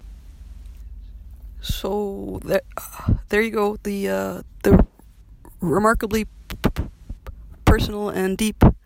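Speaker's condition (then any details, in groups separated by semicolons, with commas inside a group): Stutter; traditional stutter, present by age 14, stopped talking for a period, resumed at 17; severe in kitchen iPhone clip, host attributes to tiredness and being on the spot, milder in podcast recordings; took 3.5 minutes to say statement, finds the word stutter hard to say, edited version played; repeated words, prolonged sounds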